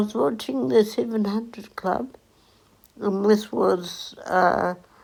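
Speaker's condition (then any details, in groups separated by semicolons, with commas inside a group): Cerebral palsy; onset at 8 days old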